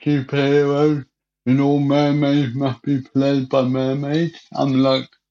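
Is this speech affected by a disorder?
Yes: cerebral palsy; cannot drink from a glass, uses a straw.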